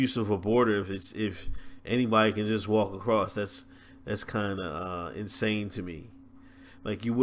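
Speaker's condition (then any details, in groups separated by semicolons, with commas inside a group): No condition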